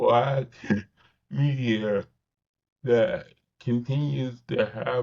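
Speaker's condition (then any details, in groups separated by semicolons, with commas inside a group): Cerebral palsy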